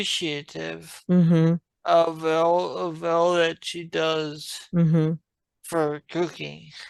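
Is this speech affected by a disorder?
Yes: traumatic brain injury.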